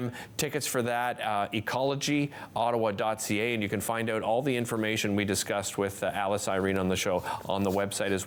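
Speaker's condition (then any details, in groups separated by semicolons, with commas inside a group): No condition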